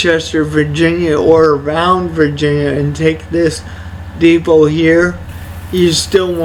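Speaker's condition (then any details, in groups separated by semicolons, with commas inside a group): Cerebral palsy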